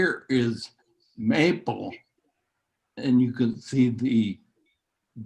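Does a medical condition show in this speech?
Yes: neurological disease.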